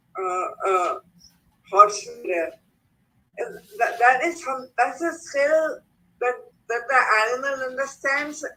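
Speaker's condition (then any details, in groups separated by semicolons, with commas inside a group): Cerebral palsy; speech affected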